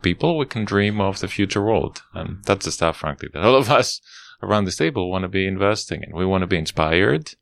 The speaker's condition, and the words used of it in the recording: No condition.